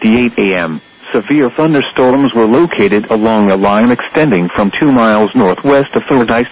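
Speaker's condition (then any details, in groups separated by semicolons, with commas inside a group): No condition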